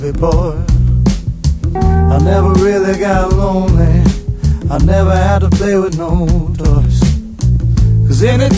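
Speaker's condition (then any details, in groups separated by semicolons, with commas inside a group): No condition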